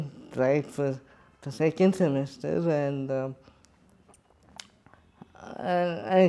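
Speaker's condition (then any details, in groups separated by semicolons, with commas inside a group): Cerebral palsy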